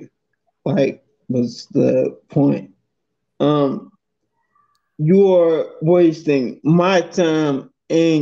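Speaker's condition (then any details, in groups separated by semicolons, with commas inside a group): Multiple sclerosis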